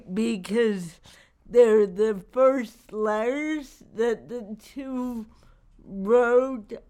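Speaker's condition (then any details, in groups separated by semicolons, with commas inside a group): Cerebral palsy; wears down with age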